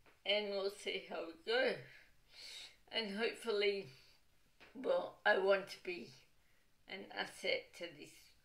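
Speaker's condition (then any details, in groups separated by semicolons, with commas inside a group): Cerebral palsy, dystonic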